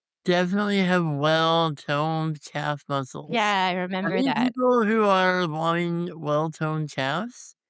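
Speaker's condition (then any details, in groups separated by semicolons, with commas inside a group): Congenital muscular dystrophy; tracheostomy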